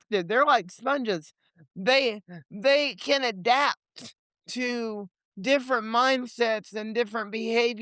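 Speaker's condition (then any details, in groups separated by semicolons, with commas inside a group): Cerebral palsy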